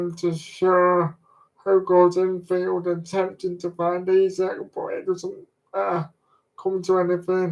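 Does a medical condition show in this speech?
Yes: cerebral palsy.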